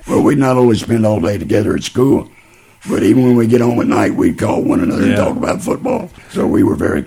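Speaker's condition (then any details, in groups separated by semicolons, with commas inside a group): Laryngeal cancer; laryngeal cancer following lung cancer diagnosed 2006, later lesions in mouth and one on neck, about 12 years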